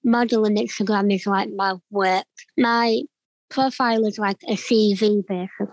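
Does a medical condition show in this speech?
Yes: cleft palate; congenital, part of a rare disease, found at birth when crying, confirmed diagnosis at 3 years.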